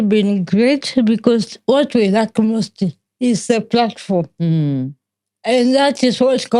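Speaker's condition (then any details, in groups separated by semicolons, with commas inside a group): Cerebral palsy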